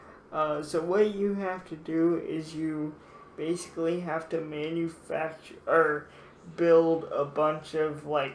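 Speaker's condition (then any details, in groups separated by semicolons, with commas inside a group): Cerebral palsy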